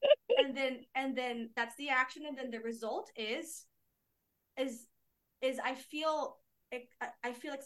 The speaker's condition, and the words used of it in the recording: Stuttering. And then if I do get a block, if I do stumble upon a word, I don't tell them that I stutter.